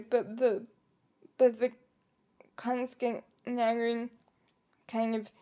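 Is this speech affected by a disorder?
Yes: cerebral palsy; able to articulate and speak.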